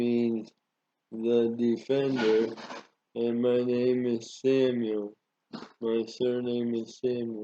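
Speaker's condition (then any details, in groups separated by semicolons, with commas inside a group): Parkinson's disease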